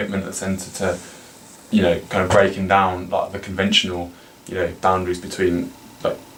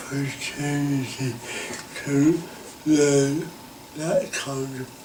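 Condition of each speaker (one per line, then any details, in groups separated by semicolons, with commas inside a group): No condition
Cerebral palsy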